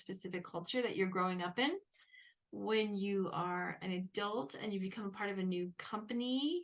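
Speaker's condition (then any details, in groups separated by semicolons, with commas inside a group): No condition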